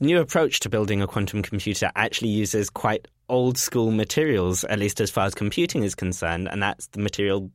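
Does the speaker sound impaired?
No.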